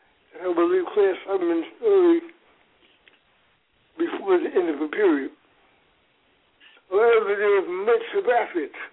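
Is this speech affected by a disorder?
Yes: cerebral palsy; congenital, umbilical cord around neck, resuscitated in ICU, hands affected, writing difficulty, childhood therapy thrice weekly; speech impairment named as a challenge.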